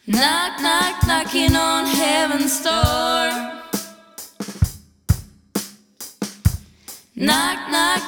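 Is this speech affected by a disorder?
No.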